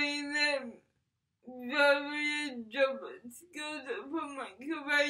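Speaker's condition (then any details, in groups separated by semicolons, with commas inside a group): Cerebral palsy; speech affected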